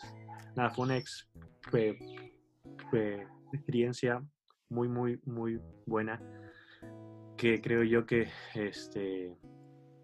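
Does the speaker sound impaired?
Yes: stuttering; adult stuttering; works on communicating with less struggle, stutters openly while speaking; blocks and disfluencies, difficulty saying presente at roll call, sound repetitions; here repeated sounds, prolonged sounds.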